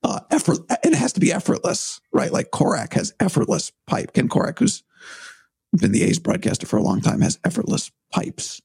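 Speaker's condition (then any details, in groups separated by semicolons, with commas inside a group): Vocal cord surgery; objectively worse than usual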